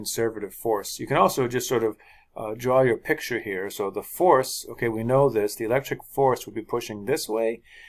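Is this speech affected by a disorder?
No.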